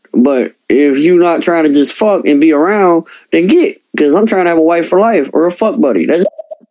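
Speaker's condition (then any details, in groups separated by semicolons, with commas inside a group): Cleft lip and palate; present from birth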